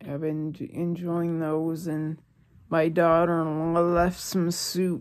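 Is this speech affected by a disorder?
Yes: ALS; receiving hospice care.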